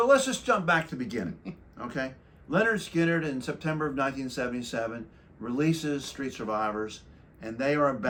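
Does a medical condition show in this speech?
No.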